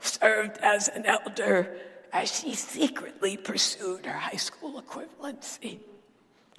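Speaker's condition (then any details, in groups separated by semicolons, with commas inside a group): Dysphonia; still preaches with this voice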